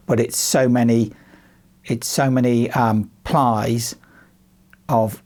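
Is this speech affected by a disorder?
No.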